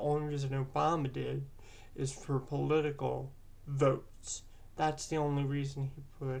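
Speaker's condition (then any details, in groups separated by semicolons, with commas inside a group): Cerebral palsy; present from birth; about 30 years since birth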